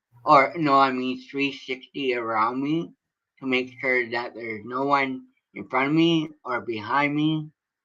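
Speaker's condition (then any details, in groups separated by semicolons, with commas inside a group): Cerebral palsy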